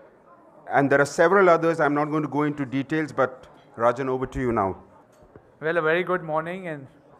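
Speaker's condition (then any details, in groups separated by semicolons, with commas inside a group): No condition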